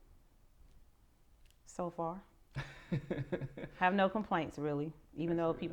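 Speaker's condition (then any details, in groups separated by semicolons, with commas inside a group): No condition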